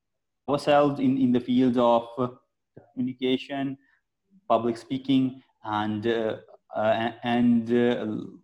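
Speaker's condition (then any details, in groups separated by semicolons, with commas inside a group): Stammering; persistent stammering, practices speech techniques, PSF Toastmasters Club for stammerers; still stammers, comfortable sharing thoughts, marked improvement over past 4 months with Toastmasters; stumbles in speaking, amount varies, expresses self easily despite stammering; repeated words, prolonged sounds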